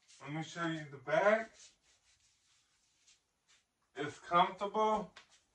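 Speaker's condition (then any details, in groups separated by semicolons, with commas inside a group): Ataxic cerebral palsy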